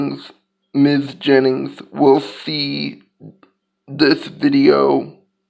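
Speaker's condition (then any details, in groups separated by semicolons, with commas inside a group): Cerebral palsy; physical disability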